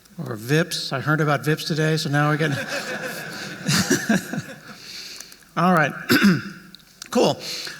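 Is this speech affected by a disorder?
No.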